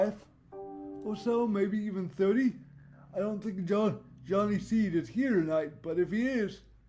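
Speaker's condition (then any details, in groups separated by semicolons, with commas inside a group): Cerebral palsy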